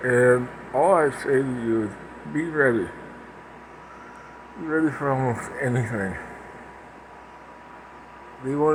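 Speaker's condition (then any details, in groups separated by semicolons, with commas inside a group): Parkinson's; speech impediment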